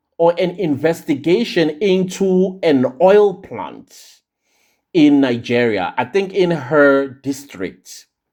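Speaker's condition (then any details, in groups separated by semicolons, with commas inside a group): No condition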